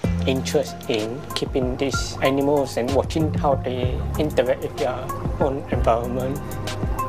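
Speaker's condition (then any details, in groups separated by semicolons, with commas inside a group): Profound and severe deafness, profound one side, severe other side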